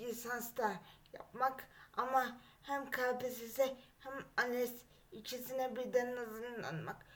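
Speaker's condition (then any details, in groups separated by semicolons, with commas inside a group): Cerebral palsy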